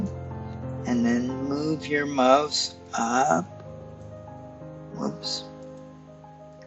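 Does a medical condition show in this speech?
Yes: cerebral palsy; stiff muscles.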